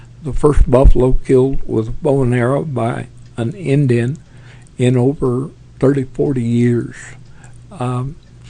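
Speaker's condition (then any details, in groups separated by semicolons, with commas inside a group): Parkinson's; tremors as early symptom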